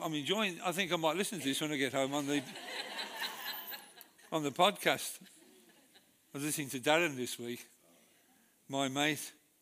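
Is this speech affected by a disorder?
Yes: Parkinson's disease; new tablets from new consultant in Nottingham after over a year undertreated, masked face.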